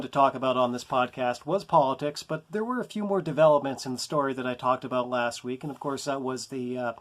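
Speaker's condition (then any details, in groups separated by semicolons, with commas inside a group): No condition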